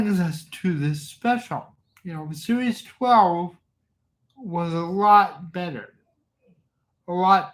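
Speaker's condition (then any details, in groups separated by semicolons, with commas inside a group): Cerebral palsy; from birth, cannot type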